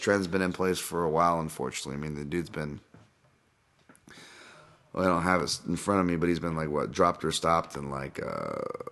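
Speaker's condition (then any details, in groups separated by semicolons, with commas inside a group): No condition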